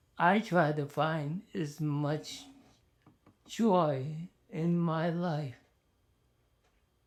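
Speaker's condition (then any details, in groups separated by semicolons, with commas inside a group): ALS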